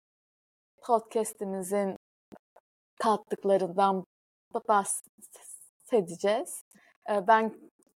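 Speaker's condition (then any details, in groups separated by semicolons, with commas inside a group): Stuttering; stuttering present since at least age 14; heavy stutter, not an ordinary stutter, still so at recording; stutters a lot; blocks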